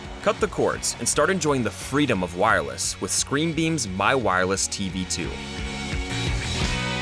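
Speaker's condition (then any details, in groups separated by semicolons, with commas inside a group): No condition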